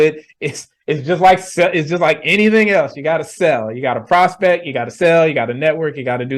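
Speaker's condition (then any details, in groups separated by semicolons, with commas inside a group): No condition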